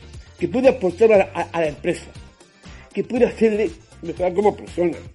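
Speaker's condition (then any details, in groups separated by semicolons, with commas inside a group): Down syndrome; genetic disorder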